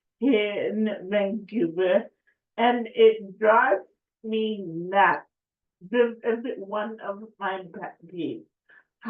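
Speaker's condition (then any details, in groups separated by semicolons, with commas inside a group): Cerebral palsy; affects speech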